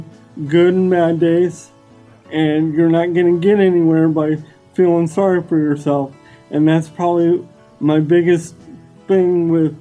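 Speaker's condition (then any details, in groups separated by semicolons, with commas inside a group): Cerebral palsy; wheelchair user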